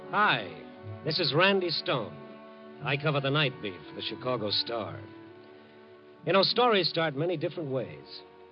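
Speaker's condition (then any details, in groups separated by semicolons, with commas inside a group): No condition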